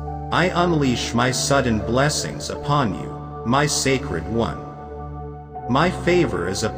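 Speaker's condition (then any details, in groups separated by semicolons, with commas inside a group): No condition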